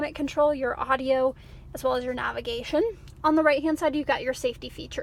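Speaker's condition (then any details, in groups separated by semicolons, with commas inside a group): No condition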